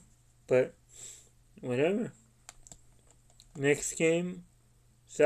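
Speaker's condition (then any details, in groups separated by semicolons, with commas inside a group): Cerebral palsy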